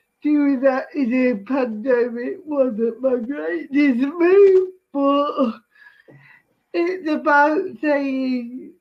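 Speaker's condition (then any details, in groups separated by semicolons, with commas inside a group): Cerebral palsy; speech impediment, speaks slowly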